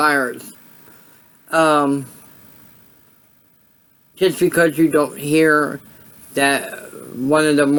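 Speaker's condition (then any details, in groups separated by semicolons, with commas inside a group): Cerebral palsy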